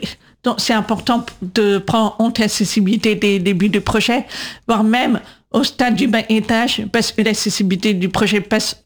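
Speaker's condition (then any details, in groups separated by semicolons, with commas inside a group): Deaf from birth, congenital; follows show via live transcription by Céline Ripoll, needs subtitles and transcripts for videos, podcasts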